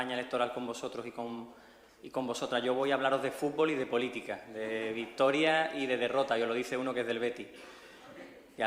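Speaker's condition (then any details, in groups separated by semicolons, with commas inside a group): No condition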